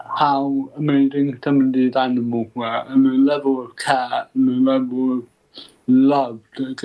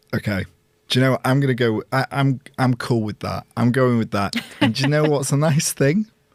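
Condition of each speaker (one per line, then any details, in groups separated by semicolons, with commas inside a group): Cerebral palsy; ataxic type
No condition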